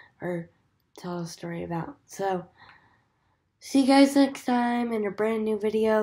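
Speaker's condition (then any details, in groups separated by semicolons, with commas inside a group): Cerebral palsy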